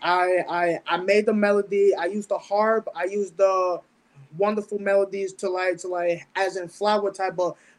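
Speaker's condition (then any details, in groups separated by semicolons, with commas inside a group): Stutter; mild stutter, low speech impediment since about age 10, intellectual learning disability from birth, hears instructions differently; certain words sometimes don't come out; repeated words, prolonged sounds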